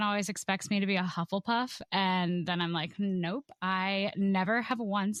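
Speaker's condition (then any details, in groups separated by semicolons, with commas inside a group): No condition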